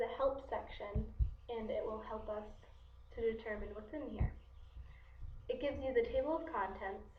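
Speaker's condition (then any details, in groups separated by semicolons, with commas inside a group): No condition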